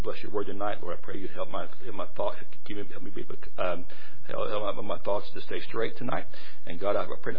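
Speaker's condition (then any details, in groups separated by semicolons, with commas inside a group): Stuttering; lifelong stutter; stuttering amount varies, heavy stuttering greatly lengthens speaking time; repeated sounds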